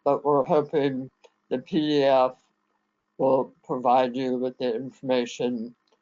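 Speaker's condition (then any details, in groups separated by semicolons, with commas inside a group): Head and neck cancer; left vagus nerve severed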